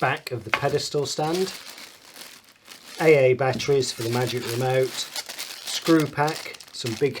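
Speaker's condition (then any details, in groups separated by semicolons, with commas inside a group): No condition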